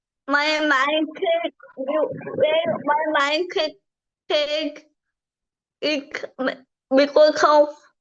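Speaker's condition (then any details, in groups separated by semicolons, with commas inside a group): Cerebral palsy; from birth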